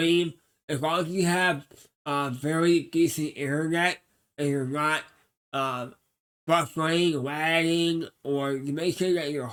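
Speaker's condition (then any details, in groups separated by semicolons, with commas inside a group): Cerebral palsy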